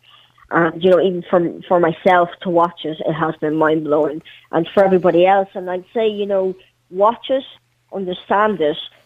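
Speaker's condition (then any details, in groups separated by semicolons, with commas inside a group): Cleft palate; congenital, prosthetic limb since 12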